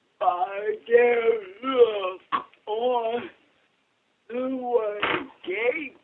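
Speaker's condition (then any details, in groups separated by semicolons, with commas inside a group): Cerebral palsy; from birth; speech hard for others to understand, friend Judy interprets and repeats her answers for listeners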